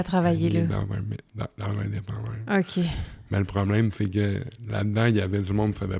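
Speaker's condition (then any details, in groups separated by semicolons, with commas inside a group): Cerebral palsy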